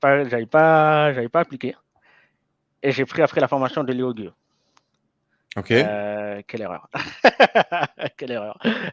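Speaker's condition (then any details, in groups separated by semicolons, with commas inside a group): Hearing impairment from birth, congenital; degenerative hearing loss, may get worse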